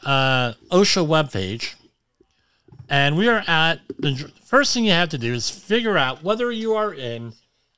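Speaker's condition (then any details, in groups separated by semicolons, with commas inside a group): Cleft lip and palate; formerly unintelligible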